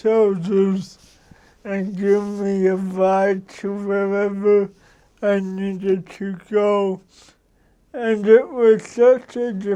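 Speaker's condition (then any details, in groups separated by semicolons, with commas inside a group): Cerebral palsy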